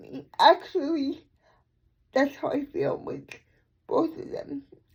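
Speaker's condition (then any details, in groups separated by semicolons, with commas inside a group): Cerebral palsy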